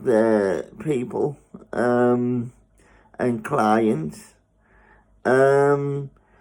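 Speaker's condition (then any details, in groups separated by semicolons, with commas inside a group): Spastic cerebral palsy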